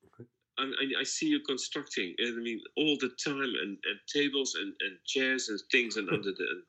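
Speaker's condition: No condition

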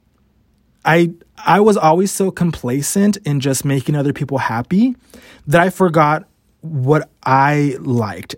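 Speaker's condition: Stutter; adult stutter, noticed at work and by ex-fiance; repeated words, blocks

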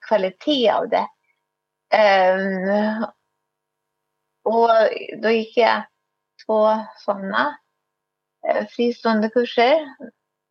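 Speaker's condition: Cerebral palsy, spastic

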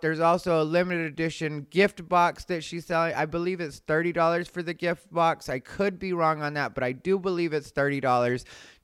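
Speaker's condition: No condition

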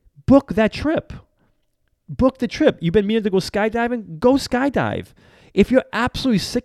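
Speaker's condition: No condition

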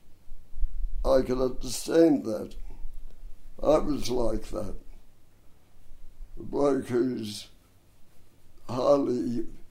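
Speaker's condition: Dystonia and cerebral palsy; hard-to-diagnose

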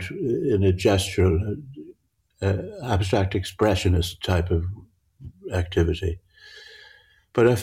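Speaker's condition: Parkinson's; altered visual perception

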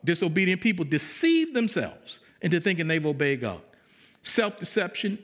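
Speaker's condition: No condition

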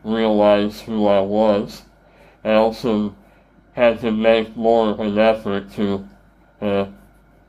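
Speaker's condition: Treacher Collins syndrome; adult, wears hearing aid, tracheostomy scar, does public speaking

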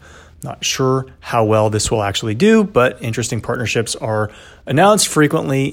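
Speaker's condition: No condition

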